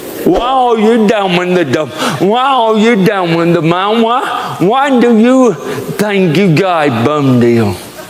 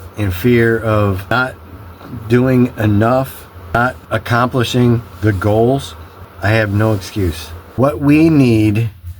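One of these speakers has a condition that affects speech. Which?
The first: cerebral palsy; present from birth; speech hard to understand.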